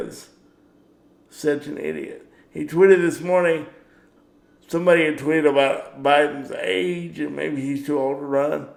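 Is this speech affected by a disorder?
Yes: cerebral palsy; power wheelchair.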